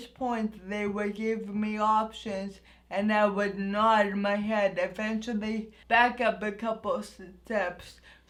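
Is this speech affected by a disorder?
Yes: anoxic brain injury.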